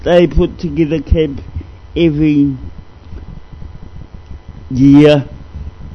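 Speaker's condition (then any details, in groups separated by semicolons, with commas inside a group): Cerebral palsy; discovered at age 2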